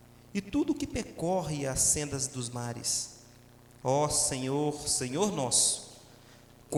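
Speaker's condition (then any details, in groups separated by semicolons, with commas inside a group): No condition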